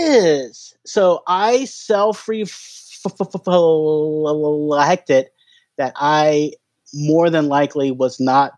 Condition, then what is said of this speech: Stuttering. So when I look back over my life, I can only recall stuttering maybe 6 times, you know, but I stutter every time I talk.